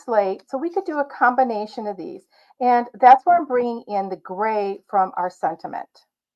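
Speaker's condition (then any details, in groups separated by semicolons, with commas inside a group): No condition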